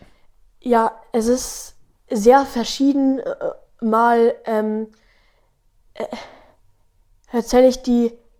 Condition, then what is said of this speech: Stuttering. Hier stotter ich gerade viel, aber in meinen Folgen so gut wie gar nicht, fast schon.